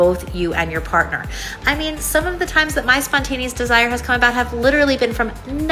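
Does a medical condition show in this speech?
No.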